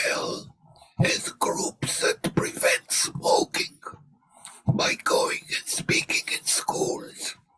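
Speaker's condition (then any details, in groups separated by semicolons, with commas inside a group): Laryngectomy; tracheoesophageal voice prosthesis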